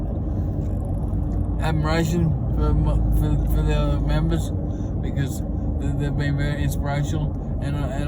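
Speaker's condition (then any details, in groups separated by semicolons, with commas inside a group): Acquired brain injury; fall from balcony; about 12 years since injury; wants speech therapy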